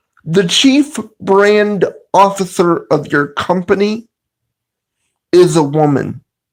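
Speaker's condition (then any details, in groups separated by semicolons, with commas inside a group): Cerebral palsy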